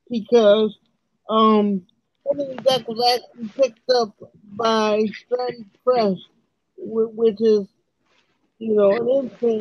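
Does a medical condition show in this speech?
Yes: cerebral palsy; uses wheelchair.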